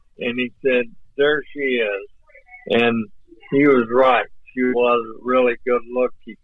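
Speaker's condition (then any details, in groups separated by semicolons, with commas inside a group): ALS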